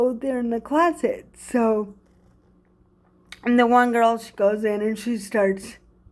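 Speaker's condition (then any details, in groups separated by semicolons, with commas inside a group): Cerebral palsy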